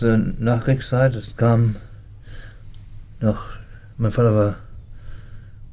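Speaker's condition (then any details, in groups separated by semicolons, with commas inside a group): Parkinson's disease; fine motor decline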